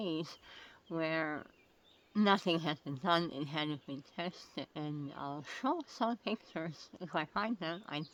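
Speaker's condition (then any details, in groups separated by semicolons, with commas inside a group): Oral cancer; tracheostomy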